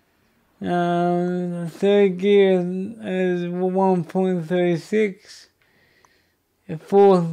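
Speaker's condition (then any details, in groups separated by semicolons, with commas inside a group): Cerebral palsy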